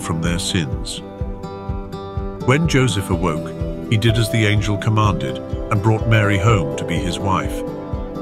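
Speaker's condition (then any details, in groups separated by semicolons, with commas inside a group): No condition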